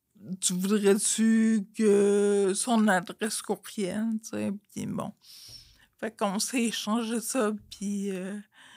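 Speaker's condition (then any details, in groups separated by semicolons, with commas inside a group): Friedreich's ataxia; degenerative, affects whole body; uses wheelchair, worsening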